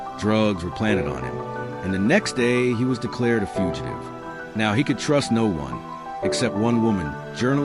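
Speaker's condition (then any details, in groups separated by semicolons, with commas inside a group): No condition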